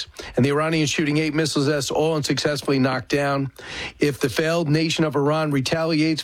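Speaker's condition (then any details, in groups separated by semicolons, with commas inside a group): No condition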